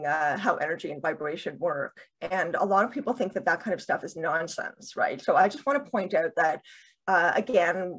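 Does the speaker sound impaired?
Yes: deafness with cochlear implants, bilateral cochlear implants; two cochlear implants, two major implant surgeries, would be unable to communicate without implants; uses two cochlear implants.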